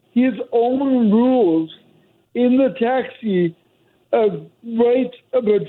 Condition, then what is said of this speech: Cerebral palsy. And the aggression was, if any at all, was in my voice.